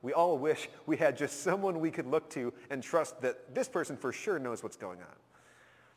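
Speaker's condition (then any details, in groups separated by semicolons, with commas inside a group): No condition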